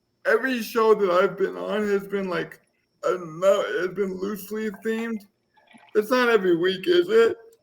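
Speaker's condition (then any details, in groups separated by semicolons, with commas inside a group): Cerebral palsy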